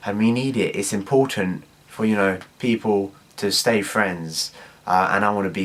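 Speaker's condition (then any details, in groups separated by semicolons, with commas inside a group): No condition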